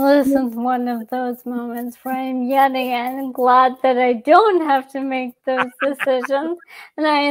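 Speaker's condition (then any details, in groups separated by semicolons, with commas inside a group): ALS; young onset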